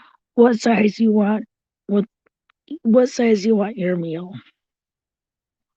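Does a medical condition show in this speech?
Yes: cerebral palsy; since birth.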